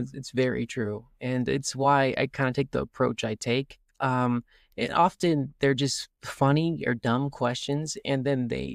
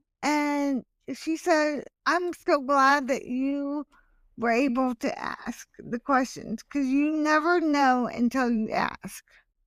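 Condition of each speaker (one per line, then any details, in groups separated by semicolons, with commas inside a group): No condition
Hemiplegic cerebral palsy; hemiplegic, one side affected, birth asphyxia and stroke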